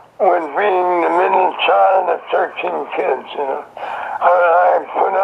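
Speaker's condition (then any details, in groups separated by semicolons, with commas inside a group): Throat cancer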